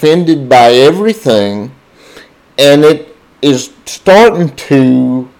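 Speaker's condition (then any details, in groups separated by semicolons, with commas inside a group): Cerebral palsy, spastic diplegia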